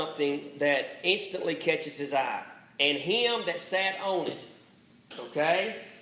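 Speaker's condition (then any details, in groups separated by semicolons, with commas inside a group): No condition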